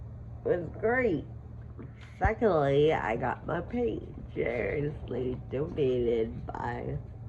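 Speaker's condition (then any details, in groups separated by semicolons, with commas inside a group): Friedreich ataxia, severe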